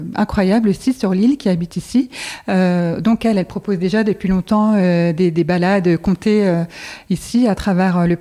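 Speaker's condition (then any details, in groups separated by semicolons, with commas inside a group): Acquired deafness, late-onset total hearing loss; progressive hearing loss, total hearing loss at age 25, then fitted with hearing aids; wears hearing aids, some residual sound reaches ear, feels vibrations; lip-reads, learned unconsciously while losing hearing, no lip-reading courses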